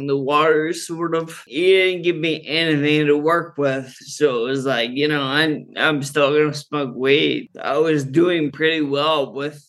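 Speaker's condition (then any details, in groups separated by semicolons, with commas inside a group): Friedreich's ataxia; diagnosed in college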